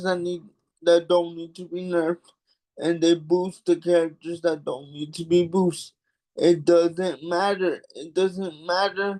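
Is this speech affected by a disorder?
Yes: cerebral palsy; affects hands and back.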